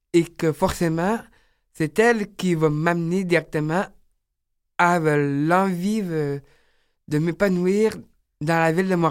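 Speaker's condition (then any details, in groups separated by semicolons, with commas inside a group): Down syndrome; age 30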